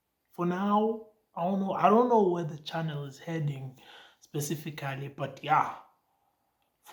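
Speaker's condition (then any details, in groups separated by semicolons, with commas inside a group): No condition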